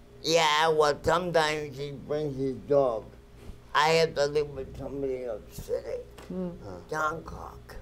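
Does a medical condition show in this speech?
Yes: cerebral palsy.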